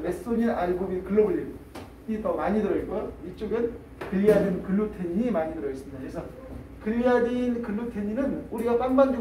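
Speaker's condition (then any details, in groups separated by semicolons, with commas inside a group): No condition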